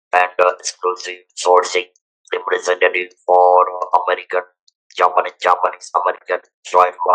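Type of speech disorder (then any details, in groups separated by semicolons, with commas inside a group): Electrolarynx speech; throat cancer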